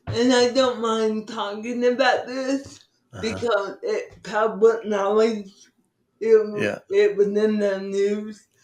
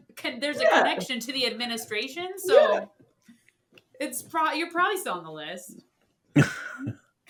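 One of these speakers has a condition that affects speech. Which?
The first: cerebral palsy; from birth.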